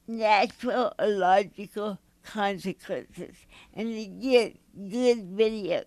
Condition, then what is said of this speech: Cerebral palsy. I have mild cerebral palsy that affects my speech.